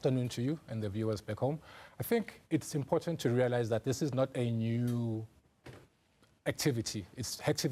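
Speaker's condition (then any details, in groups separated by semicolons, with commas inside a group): No condition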